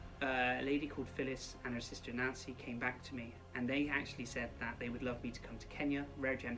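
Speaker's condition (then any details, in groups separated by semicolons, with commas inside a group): No condition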